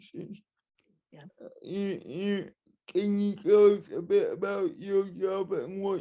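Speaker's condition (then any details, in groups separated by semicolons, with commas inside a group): Cerebral palsy, spastic and dyskinetic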